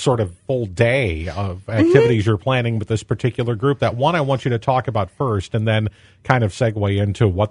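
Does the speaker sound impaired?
No.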